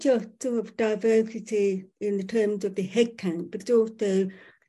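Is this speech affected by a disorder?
Yes: profoundly deaf, born profoundly deaf.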